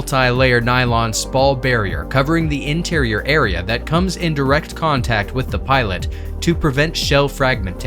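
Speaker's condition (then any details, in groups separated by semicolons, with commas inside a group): No condition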